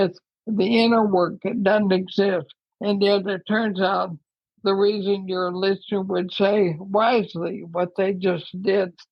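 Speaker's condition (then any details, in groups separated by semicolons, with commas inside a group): ALS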